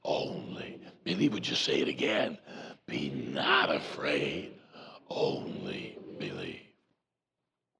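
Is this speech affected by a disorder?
Yes: voice box removal needed; expects R2-D2-like voice after removal.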